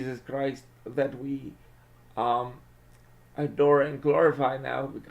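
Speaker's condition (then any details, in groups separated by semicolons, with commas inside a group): Cerebral palsy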